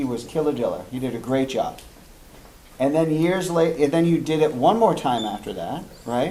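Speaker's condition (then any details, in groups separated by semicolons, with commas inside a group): No condition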